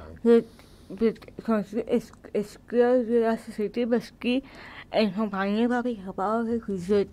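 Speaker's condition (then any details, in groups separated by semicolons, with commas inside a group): Cerebral palsy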